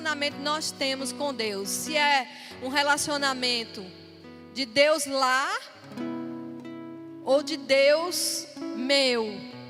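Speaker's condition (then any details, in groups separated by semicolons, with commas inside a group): No condition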